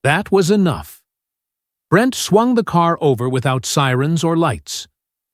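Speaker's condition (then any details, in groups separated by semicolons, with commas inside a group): No condition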